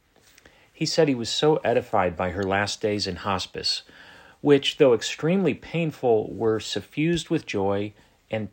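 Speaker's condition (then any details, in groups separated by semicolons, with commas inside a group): No condition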